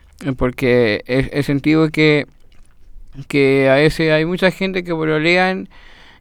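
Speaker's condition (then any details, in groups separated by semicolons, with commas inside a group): Down syndrome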